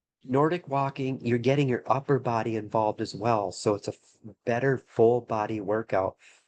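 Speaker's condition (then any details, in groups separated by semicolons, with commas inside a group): No condition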